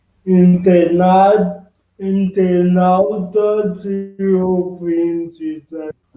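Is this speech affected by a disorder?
Yes: cerebral palsy; present from birth.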